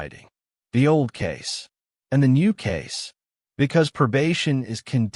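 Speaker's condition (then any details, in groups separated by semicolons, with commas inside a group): No condition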